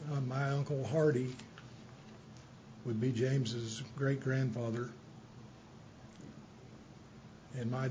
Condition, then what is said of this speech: Parkinson's disease. I've got Parkinson's, so I'm a little shaky tonight, not speaking too fast.